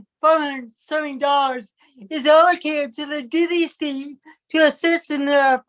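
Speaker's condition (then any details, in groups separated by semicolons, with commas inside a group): Cerebral palsy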